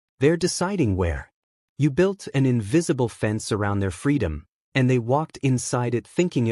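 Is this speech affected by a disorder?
No.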